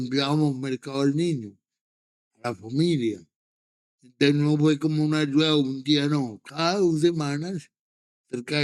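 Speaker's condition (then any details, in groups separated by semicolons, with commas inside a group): Cerebral palsy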